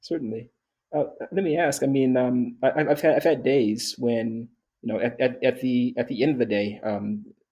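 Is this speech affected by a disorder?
Yes: stuttering; onset at age 10, worse when trying to impress or rushing, absent when singing or self-talk; stuttered during recording, reset by stopping, backing up, slowing rate; stutters when speaking too fast, muddy jumble, pauses, backs up, slows rate; here repeated sounds, repeated words.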